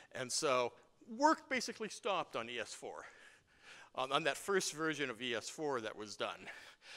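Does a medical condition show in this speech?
No.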